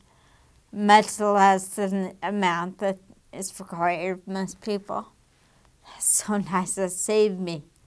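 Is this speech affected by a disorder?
Yes: damaged diaphragm.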